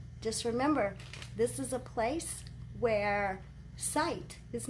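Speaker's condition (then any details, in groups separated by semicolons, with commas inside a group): No condition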